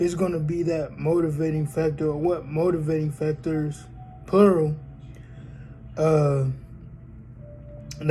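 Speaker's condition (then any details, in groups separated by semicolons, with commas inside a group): Cerebral palsy; from birth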